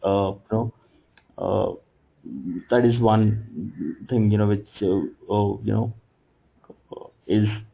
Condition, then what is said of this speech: Stuttering. And, you know, my stammering gets triggered, and that is when, you know, like I go like blank.